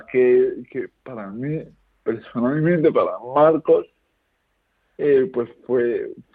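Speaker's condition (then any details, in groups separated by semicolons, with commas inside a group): Cerebral palsy; mainly physical effects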